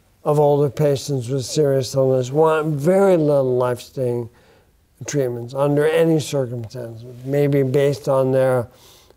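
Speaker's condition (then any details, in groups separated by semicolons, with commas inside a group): Bulbar onset ALS; affects speech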